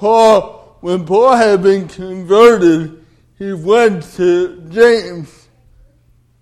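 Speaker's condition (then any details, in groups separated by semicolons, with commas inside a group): Cerebral palsy; delayed development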